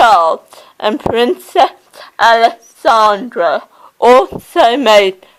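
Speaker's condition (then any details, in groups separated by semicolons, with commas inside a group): Cerebral palsy; oxygen starvation at birth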